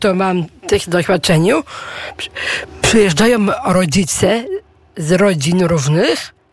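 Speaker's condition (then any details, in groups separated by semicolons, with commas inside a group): Down syndrome; per own account not obviously visible, experience with rehabilitation camps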